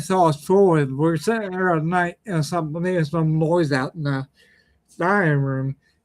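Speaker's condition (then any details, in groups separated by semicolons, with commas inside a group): Ataxia; speech impediment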